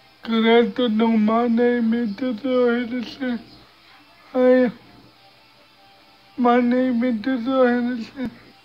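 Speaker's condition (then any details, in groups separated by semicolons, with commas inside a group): Cerebral palsy; speech hard to understand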